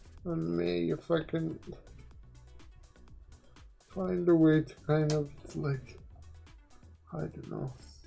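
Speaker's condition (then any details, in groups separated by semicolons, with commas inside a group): Quadriplegic cerebral palsy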